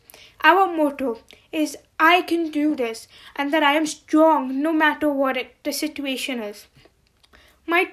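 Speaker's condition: Congenital hearing loss; severe to profound congenital deafness, unaided right ear hears only shouts, left none, noticed 7 months; hearing aids since 10 months, constant English talking and listening to prevent speech regression; speech learned via auditory verbal therapy with Alaka Holikar, regresses without hearing conversations

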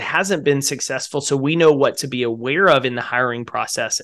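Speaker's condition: No condition

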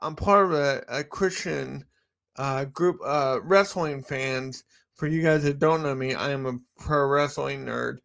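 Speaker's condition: Cerebral palsy

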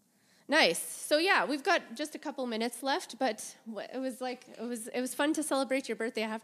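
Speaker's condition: No condition

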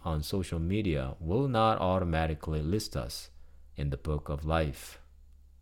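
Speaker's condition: No condition

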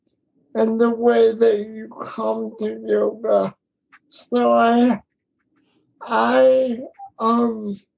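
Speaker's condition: Cerebral palsy; daily wheelchair use for mobility

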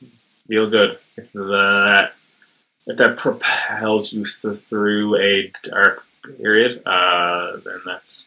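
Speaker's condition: Stuttering; tends toward covert stuttering, past speech therapy, deep breathing helps; stuttering holding back less than in previous years; tense throat, jaw and abdomen when stuttering, sometimes fluent for no reason; repeated sounds, repeated words, blocks

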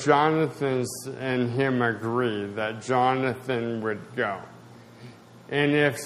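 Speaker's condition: Spasticity, mild

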